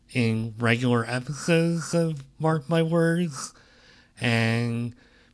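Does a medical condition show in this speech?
Yes: cleft lip and palate; present since birth.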